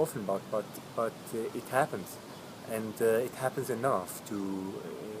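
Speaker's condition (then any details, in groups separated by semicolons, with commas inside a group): No condition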